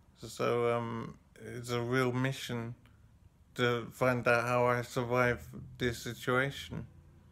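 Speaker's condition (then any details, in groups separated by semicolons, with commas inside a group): Brain injury; memory loss; speaking sometimes hard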